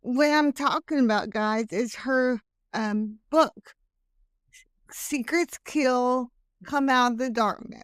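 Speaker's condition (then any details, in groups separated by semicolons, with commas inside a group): Hemiplegic cerebral palsy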